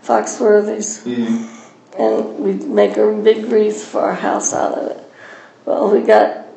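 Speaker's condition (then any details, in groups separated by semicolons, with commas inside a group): Parkinson's; diagnosed at age 44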